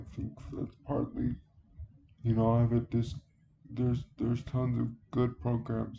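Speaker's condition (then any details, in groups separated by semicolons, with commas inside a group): Cerebral palsy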